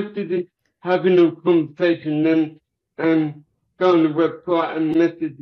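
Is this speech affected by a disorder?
Yes: cerebral palsy; from birth, legs only, multiple hamstring and foot surgeries.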